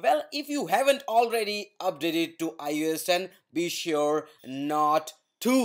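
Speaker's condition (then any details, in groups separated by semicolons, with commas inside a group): No condition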